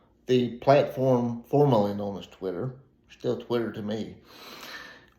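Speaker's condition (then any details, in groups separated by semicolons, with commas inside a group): Cerebral palsy; reports speaking clearly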